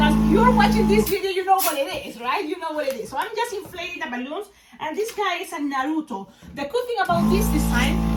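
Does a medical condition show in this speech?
No.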